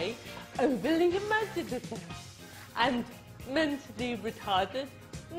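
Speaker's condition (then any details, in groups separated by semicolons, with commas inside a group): Cerebral palsy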